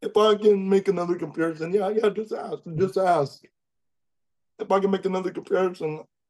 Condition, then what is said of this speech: Cerebral palsy. And I am grateful every day that I'm able to say something and actually speak my experience and actually talk about what I love and express myself.